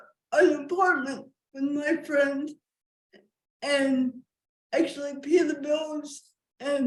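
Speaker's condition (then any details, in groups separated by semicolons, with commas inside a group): Cerebral palsy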